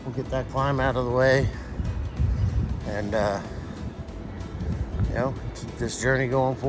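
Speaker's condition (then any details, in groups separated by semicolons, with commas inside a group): No condition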